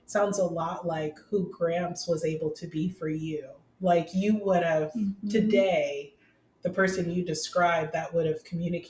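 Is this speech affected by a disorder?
No.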